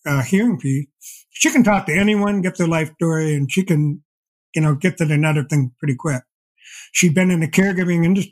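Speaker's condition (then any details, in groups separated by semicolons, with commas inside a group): Deafblindness; progressive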